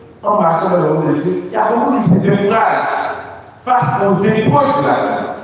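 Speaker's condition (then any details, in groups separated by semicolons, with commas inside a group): No condition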